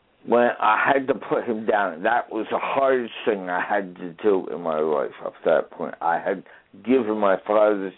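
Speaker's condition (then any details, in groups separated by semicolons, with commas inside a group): Traumatic brain injury; traumatic brain injury from being trapped in a fire; at least 20 years since injury; noticeable voice challenge, people ask about voice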